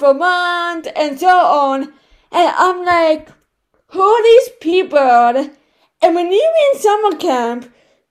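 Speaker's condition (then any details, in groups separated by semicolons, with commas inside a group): Cerebral palsy, right side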